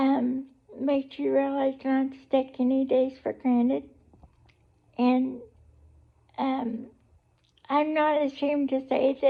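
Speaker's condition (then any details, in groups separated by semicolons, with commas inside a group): Cerebral palsy; able to talk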